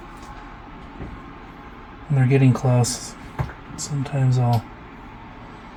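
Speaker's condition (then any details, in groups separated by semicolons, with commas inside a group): No condition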